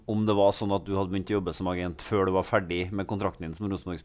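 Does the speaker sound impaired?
No.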